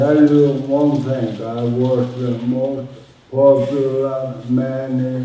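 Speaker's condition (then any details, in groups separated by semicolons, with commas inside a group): Motor neuron disease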